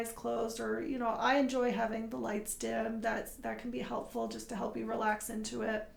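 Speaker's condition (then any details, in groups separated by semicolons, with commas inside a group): No condition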